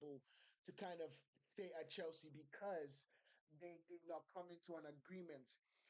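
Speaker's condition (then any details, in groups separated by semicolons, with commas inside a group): No condition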